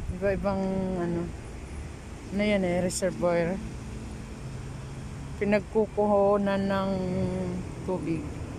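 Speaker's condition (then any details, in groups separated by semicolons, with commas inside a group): No condition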